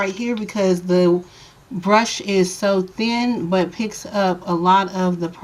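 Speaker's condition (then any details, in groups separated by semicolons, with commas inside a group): No condition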